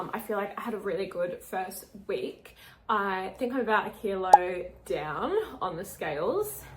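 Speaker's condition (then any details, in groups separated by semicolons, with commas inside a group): No condition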